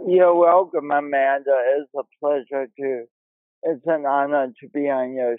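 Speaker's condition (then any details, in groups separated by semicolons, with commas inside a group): Cerebral palsy; pronounced speech impediment, imperfect voice with speech impediment quality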